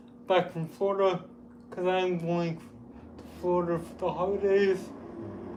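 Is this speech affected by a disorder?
Yes: cerebral palsy; with developmental delay.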